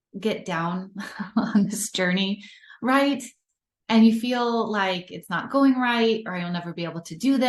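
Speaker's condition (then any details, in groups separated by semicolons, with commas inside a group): No condition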